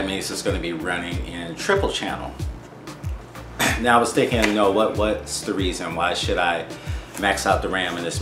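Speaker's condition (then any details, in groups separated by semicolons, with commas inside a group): No condition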